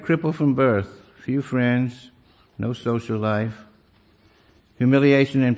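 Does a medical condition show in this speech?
Yes: Parkinson's disease; impaired balance.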